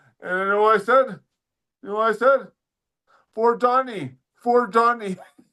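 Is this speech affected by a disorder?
Yes: dysarthria; weaker speech muscles.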